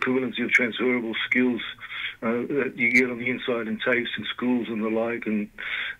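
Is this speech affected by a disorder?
Yes: Parkinson's disease; diagnosed 2019, led to retirement; limited capacity, can't do much more.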